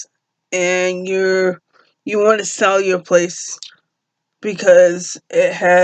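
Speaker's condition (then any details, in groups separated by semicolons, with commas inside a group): Cerebral palsy; uses walker, no wheelchair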